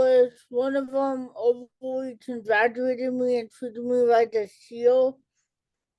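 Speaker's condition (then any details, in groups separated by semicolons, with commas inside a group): Cerebral palsy; childhood speech delay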